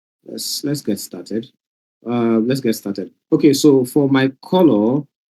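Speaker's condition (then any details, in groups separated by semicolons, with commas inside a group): No condition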